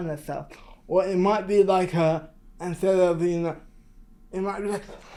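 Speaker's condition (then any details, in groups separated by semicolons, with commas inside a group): Cerebral palsy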